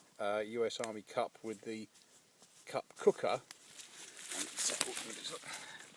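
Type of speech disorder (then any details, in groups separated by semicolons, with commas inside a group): None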